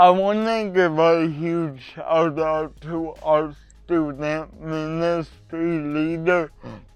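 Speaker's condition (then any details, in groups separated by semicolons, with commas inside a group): Cerebral palsy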